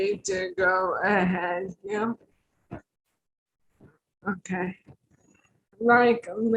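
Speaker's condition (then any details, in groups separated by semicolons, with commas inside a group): ALS; tracheostomy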